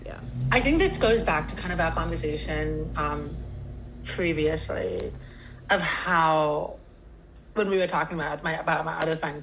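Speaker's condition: Deafness, cochlear implant; congenital deafness, cochlear implant right, hearing aid left, implant revision surgery, off-ear Kanzo processor; deaf accent, speech differs from hearing speakers, communicates by spoken language

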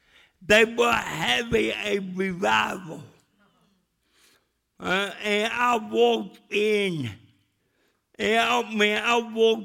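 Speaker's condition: Cerebral palsy; mother spoke for him in childhood

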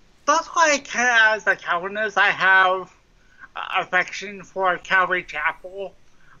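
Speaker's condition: Cerebral palsy, mild; speech impairment, likens own voice to drive-through speaker box, may sound drunk

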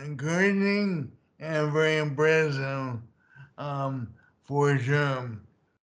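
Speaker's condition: ALS; slow progressor, diagnosed 6 years ago; bulbar involvement, records speech weekly for Everything ALS program in U.S., in speech studies; bulbar effects on speech

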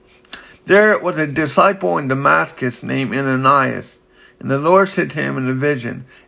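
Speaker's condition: Cerebral palsy

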